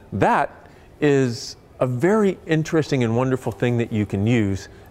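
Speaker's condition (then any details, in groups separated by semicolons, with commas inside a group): No condition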